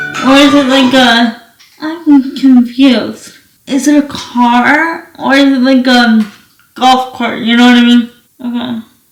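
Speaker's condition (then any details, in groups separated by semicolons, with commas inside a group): Cerebral palsy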